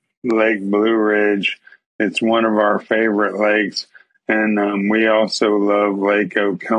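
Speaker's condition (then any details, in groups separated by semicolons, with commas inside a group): ALS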